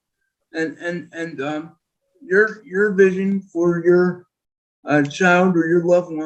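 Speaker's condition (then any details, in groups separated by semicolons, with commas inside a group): Quadriplegic cerebral palsy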